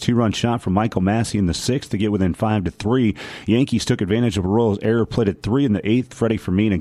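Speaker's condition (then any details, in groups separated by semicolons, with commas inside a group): No condition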